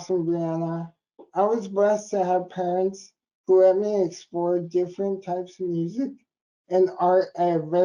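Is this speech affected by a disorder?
Yes: spinal muscular atrophy type 2.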